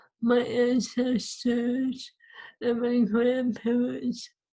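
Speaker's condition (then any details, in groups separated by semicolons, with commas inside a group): ALS; swallowing lost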